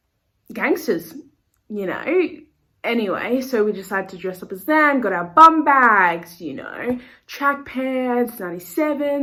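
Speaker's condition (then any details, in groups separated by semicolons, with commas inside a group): No condition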